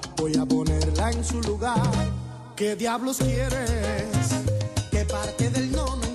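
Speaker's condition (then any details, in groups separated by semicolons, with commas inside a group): No condition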